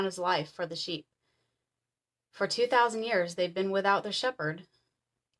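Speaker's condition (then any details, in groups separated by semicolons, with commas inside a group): No condition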